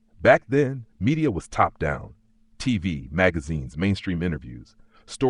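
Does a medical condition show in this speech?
No.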